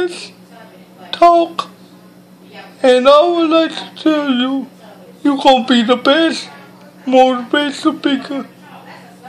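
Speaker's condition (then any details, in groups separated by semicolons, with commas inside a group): Cerebral palsy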